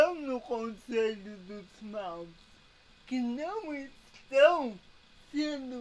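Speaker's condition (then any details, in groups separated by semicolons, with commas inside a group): Paralysis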